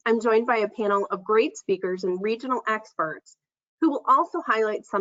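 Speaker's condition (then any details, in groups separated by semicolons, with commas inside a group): No condition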